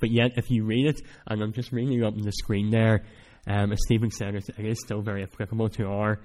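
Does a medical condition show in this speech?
Yes: cleft palate; speech not that clear at times.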